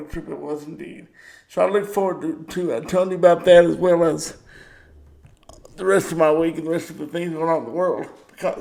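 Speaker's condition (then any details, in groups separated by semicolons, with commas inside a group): Cerebral palsy; power wheelchair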